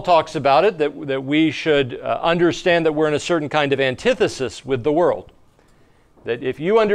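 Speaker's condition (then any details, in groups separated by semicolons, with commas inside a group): No condition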